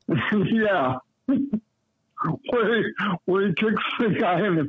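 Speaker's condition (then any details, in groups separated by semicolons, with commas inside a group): Cerebral palsy; lifelong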